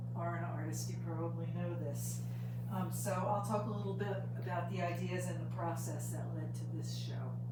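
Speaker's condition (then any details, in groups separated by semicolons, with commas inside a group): No condition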